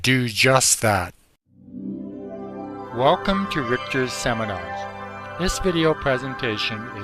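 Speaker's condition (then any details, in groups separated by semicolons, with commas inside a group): No condition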